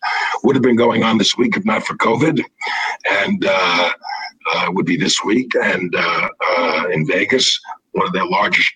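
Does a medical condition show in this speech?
Yes: throat cancer, vocal cords removed; no voice for about five years after vocal cord removal.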